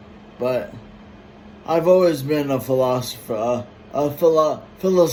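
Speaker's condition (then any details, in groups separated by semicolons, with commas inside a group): Brain injury; relearned talking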